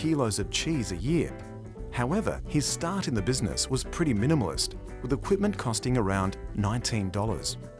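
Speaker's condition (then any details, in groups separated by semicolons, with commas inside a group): No condition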